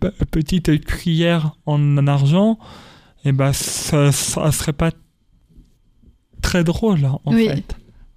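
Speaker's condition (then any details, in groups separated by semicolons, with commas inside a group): Stuttering; stuttering since early childhood at school, speech therapy helped, told elimination almost impossible; stuttering persists, described by him as an accent; repeated sounds, prolonged sounds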